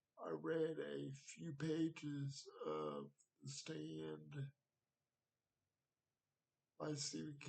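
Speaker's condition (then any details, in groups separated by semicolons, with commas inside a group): Cerebral palsy; wheelchair, needs transfer help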